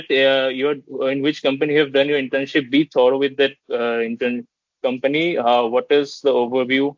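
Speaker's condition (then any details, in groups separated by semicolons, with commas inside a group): No condition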